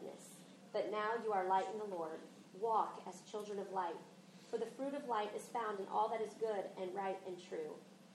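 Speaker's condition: No condition

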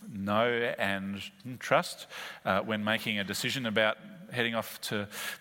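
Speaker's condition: No condition

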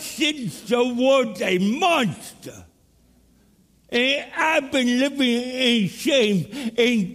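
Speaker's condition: Cerebral palsy; still has cerebral palsy

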